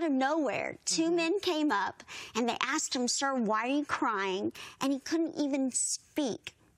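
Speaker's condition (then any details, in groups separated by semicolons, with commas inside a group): Bilateral cleft lip and palate; severe bilateral cleft lip and palate from birth, born in Guatemala mountains, not expected to survive; unable to nurse as infant, once could not speak, needed interpreters, singing voice strong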